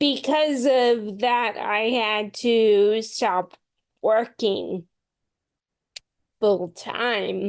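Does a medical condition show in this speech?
Yes: Friedreich's ataxia; progressive.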